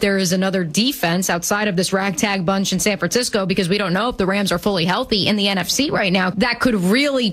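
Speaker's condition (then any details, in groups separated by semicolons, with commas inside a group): No condition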